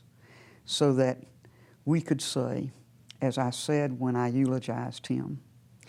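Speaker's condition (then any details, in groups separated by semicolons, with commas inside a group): No condition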